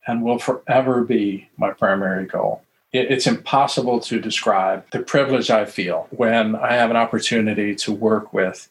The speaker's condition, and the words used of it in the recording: None; typical speech.